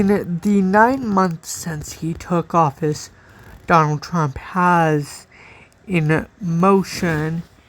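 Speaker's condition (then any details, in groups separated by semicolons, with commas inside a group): Cerebral palsy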